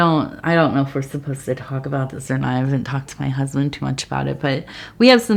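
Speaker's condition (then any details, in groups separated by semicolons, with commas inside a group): No condition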